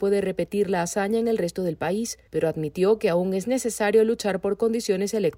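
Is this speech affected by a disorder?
No.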